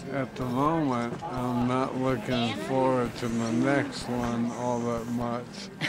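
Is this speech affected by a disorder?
Yes: ALS; onset in biceps.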